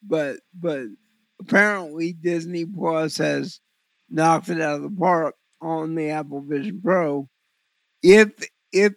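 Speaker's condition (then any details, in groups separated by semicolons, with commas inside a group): Cerebral palsy; visual focusing difficulty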